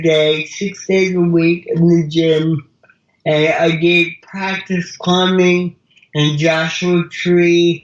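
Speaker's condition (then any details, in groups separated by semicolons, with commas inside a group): Cerebral palsy; mild speech impediment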